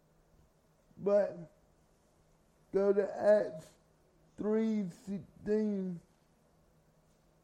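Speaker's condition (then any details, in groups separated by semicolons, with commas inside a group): Cerebral palsy; from birth, carried everywhere by parents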